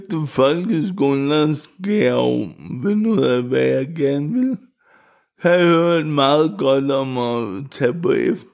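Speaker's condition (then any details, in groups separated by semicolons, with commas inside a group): Cerebral palsy; wheelchair user, first recorded as mentally retarded before cerebral palsy diagnosis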